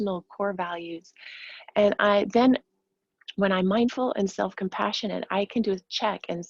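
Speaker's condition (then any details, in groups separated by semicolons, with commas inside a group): No condition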